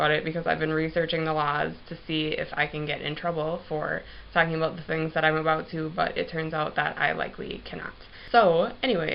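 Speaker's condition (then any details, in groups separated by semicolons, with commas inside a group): No condition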